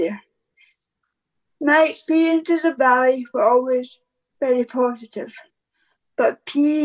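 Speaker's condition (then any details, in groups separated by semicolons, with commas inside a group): Cerebral palsy; present from birth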